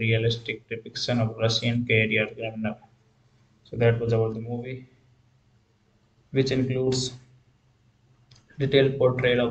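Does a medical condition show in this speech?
No.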